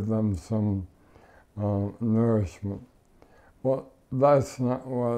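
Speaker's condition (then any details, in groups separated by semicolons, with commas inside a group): ALS; mucus once blocked airway, could not breathe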